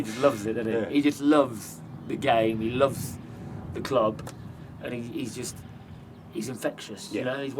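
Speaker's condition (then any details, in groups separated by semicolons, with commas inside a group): No condition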